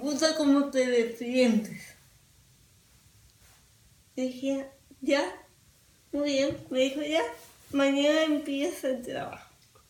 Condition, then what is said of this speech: Cerebral palsy. Yo puedo cambiar la manera de, de hablar sí puedo hacer ejercicio sí puedo hacer speech therapy pero nunca voy a hablar normal ya